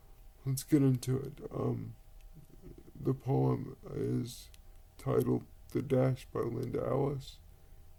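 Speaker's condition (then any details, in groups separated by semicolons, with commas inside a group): Cerebral palsy; quadriplegic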